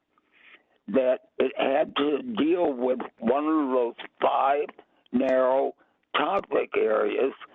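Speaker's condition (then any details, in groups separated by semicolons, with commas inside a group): Vocal cord cancer; difficulty speaking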